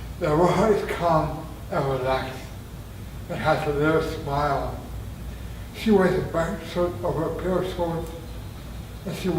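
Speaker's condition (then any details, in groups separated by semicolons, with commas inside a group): Traumatic brain injury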